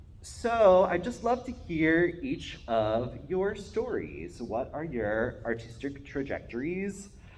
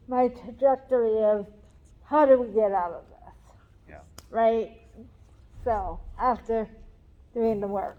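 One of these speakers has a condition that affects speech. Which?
The second: cerebral palsy; talks differently than others.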